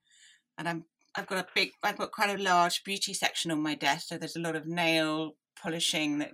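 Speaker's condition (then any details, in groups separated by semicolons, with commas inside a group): Deafness; deaf from early age, analog hearing aids in childhood, hopeless and unwieldy, listening took effort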